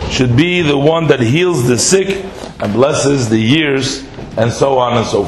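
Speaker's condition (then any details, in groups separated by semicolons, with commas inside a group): No condition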